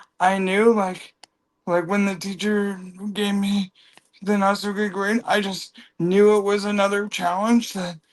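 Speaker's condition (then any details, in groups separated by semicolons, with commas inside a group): Cerebral palsy; from birth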